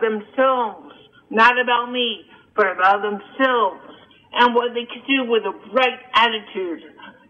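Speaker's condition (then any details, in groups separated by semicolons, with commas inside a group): Cerebral palsy and hearing loss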